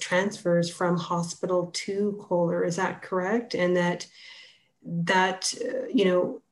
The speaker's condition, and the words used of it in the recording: None; typical speech.